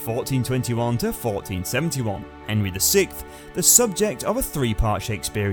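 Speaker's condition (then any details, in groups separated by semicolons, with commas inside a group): No condition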